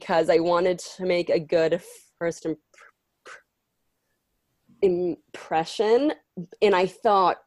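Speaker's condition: Stuttering; stutter since childhood, mild and controllable in childhood, later worsened, individual speech therapy at 16; current speech therapy with male therapist aiming to regain childhood control, breathing and singer/actor techniques; worse with stress, anxiety and adults, less when whispering, angry, alone; repeated sounds, blocks

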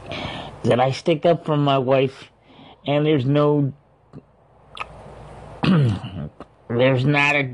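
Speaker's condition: Cerebral palsy; legal blindness

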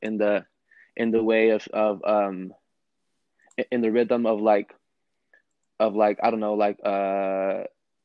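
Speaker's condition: Stutter; stutter since learning to talk, countless speech therapy sessions elementary through high school, never resolved; ongoing stutter when speaking; not when singing, therapy had words sung to Twinkle Little Star rhythm; repeated sounds, repeated words

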